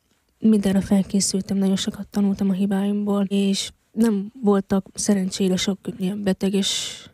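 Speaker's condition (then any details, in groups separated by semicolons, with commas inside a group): Hearing loss since infancy; congenital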